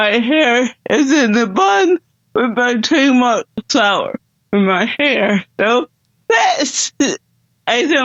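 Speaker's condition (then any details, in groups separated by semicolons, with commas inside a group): Cerebral palsy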